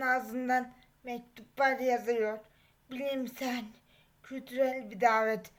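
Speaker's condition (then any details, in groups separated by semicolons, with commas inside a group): Cerebral palsy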